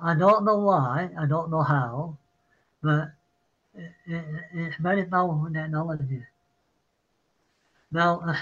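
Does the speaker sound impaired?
Yes: Parkinson's; citing Parkinson's.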